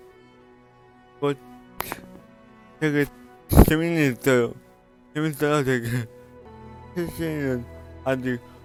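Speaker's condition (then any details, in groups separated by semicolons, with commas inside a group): Brain lesion disability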